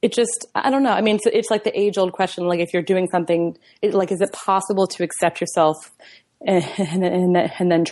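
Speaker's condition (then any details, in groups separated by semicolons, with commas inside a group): Stuttering; stuttering for many years, highly variable; recently having hard times with stuttering; stuttering varies over time; repeated sounds, prolonged sounds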